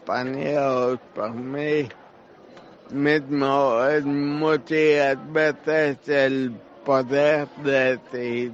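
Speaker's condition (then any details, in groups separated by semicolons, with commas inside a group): Cerebral palsy; fairly normalized life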